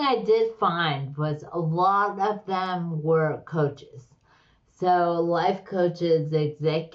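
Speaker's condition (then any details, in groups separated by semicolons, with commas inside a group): Slurred speech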